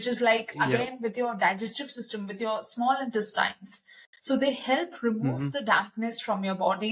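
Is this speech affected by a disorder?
No.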